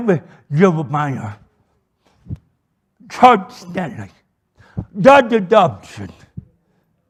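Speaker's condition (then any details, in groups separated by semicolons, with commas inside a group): Cerebral palsy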